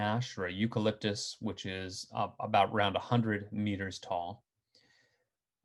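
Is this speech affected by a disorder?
No.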